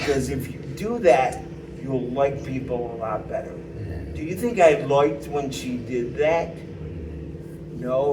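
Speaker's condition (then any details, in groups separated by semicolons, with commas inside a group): Cerebral palsy; needs substantial care assistance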